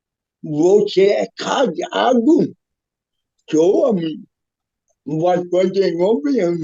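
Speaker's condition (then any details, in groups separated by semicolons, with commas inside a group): Cerebral palsy; physical disability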